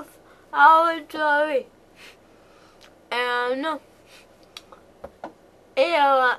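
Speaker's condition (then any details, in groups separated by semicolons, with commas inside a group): Cerebral palsy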